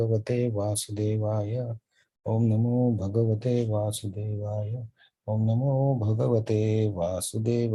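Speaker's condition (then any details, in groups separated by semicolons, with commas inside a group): No condition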